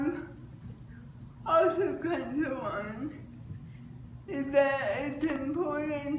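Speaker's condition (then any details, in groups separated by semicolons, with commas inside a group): Cerebral palsy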